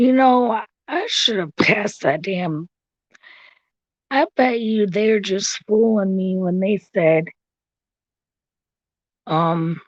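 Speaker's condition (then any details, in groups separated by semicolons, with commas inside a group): Cerebral palsy; since birth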